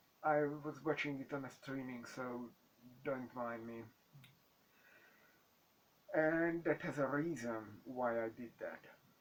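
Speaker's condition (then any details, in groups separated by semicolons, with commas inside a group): No condition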